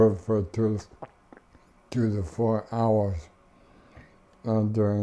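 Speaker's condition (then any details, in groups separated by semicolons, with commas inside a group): ALS; hard breathing against constant pressure, switched to bilevel device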